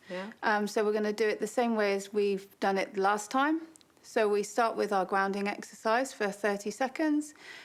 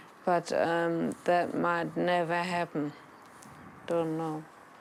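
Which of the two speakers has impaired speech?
The second: traumatic brain injury, severe; struck by car while cycling, right-sided ataxia, one-sided weakness; about 16 months since injury, ongoing rehabilitation; speech affected, speaking again despite expectations.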